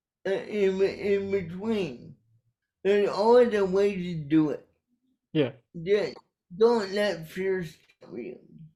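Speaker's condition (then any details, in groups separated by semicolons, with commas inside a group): Cerebral palsy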